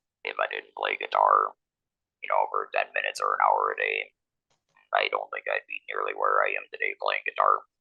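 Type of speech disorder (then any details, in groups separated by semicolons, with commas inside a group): Electrolarynx speech; laryngectomy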